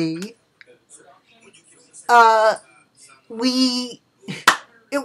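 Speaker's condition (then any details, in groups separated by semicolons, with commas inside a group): Cerebral palsy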